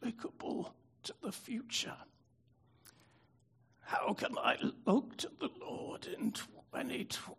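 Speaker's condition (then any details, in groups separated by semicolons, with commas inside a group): Spasmodic dystonia; likened to Robert Kennedy Jr.'s voice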